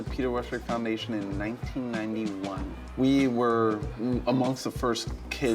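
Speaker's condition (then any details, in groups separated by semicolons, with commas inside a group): No condition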